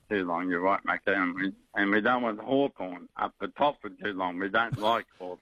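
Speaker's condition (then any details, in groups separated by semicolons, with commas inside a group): Motor neurone disease; diagnosed, no treatment or cure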